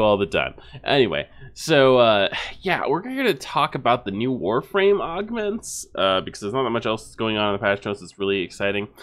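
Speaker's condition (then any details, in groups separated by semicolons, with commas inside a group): No condition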